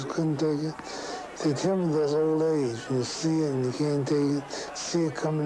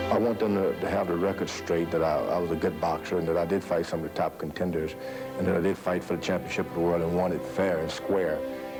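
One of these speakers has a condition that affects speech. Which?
The first: Parkinson's syndrome; no tremor, no physical weakness.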